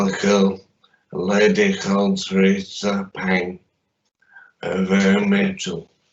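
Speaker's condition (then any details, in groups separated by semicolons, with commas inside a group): Traumatic brain injury; limb injuries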